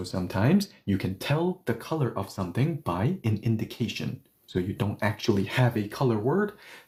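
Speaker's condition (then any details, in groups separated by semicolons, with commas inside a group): No condition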